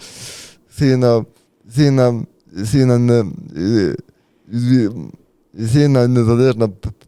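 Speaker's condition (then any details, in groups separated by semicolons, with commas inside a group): Cerebral palsy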